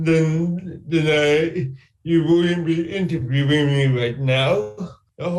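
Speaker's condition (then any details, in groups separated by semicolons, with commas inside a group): Cerebral palsy; from birth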